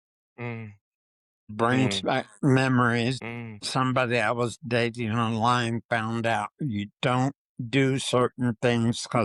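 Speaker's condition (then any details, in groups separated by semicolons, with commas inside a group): Parkinson's disease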